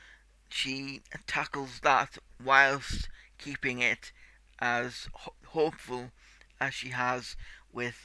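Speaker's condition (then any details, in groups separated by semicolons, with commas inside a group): Cerebral palsy; tight muscles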